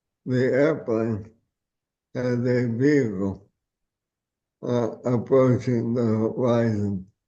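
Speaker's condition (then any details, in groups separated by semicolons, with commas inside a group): ALS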